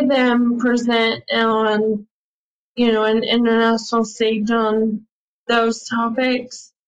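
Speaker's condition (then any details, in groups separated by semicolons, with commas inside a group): ALS; attends ALS clinic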